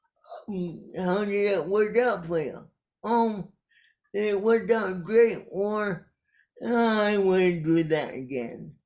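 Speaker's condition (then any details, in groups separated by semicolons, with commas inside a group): Cerebral palsy; caused by brainstem aneurysm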